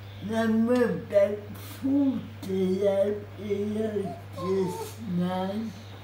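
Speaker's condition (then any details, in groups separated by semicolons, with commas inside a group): Cerebral palsy; spastic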